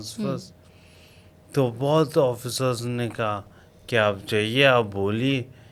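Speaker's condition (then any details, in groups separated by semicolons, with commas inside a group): Coma after road accident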